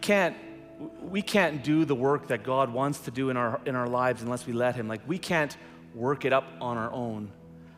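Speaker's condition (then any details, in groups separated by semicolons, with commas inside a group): No condition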